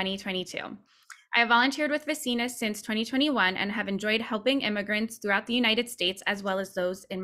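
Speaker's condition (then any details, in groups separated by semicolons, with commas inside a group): No condition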